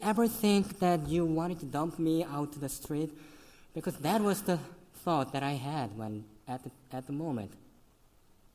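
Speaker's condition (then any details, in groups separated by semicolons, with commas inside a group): Cleft lip and palate; congenital, severe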